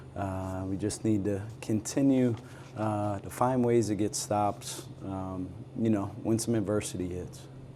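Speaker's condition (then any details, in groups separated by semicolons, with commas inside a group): No condition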